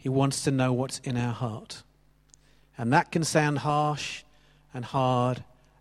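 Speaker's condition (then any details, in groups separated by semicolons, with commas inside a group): No condition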